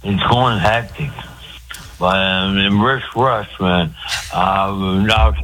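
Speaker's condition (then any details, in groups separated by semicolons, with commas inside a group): Speech impediment; hard to understand on phone call, host asked jd to translate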